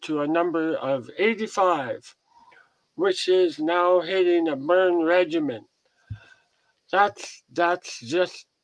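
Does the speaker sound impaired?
Yes: head and neck cancer surgery; ongoing throat challenges.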